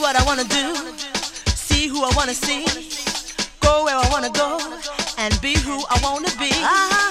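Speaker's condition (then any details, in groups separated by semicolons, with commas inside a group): No condition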